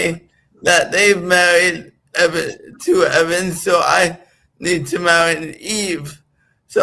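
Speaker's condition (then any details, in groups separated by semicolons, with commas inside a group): Right-sided physical disability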